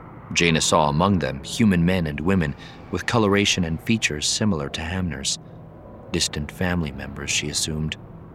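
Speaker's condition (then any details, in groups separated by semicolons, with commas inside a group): No condition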